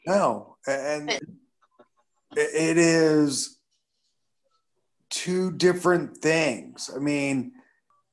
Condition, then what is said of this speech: Aphasia. And I said, you know, I have a little bit of a slower time and that's it.